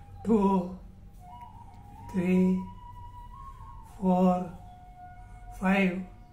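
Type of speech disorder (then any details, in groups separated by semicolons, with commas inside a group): Dysarthria; Parkinson's disease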